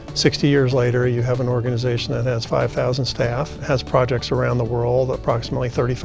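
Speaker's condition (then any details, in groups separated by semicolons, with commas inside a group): No condition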